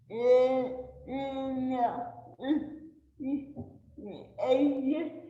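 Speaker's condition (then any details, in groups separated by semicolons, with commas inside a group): Cerebral palsy; since birth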